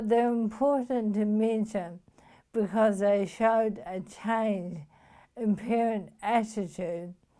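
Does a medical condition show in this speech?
Yes: motor neuron disease.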